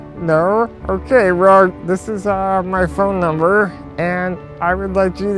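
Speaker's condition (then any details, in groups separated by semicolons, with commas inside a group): Spinal muscular atrophy; muscular dystrophy form, wheelchair user; only thumbs move; ventilator for breathing, cannot swallow, uses suction machine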